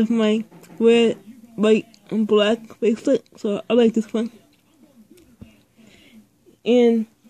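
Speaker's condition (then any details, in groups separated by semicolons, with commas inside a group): Speech impairment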